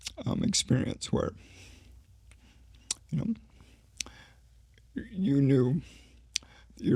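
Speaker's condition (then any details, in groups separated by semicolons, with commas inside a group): ALS; needs voice rest during conversation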